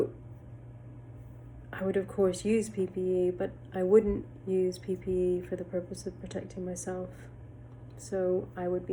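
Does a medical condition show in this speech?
No.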